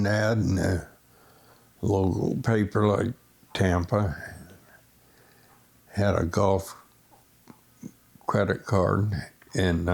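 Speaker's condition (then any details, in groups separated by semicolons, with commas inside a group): Essential tremor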